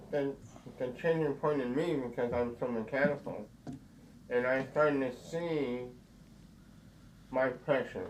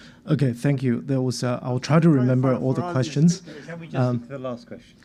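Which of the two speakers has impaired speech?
The first: dystonia; oropharyngeal form; starting swallow therapy; affects swallowing.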